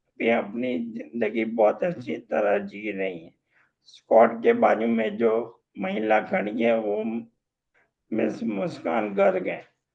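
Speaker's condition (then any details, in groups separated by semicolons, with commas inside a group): Motor neurone disease; voice strong and loud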